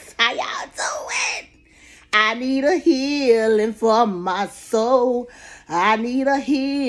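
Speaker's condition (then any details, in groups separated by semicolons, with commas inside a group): No condition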